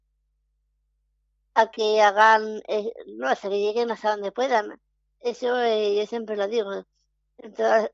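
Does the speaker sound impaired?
Yes: Down syndrome; early intervention in childhood with speech therapy and early stimulation; interviewed by telephone.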